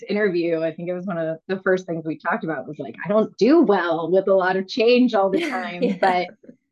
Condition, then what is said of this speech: No condition.